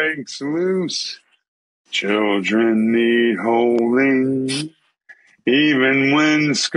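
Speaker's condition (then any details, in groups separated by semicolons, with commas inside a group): ALS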